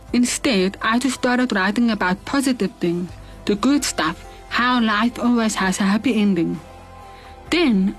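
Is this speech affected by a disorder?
Yes: hearing loss with cochlear implants, severe; 97% hearing loss, struggled to understand in hearing school growing up; cochlear implants for 6 years, hearing brought up to 80%; learned early to speak like hearing person, mother bonita drew out language, not natural.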